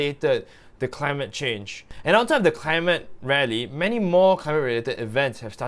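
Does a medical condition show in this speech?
No.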